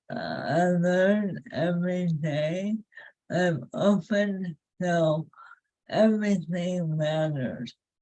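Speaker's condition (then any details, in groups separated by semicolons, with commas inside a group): ALS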